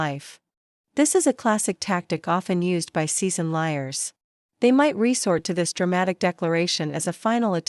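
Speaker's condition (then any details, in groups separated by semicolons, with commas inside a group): No condition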